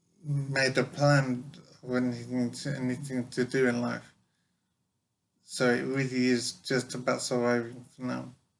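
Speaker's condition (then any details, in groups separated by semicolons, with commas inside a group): Brain injury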